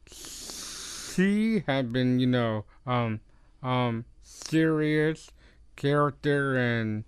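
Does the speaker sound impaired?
Yes: Down syndrome; genetic, extra copy of chromosome 21, known before age three.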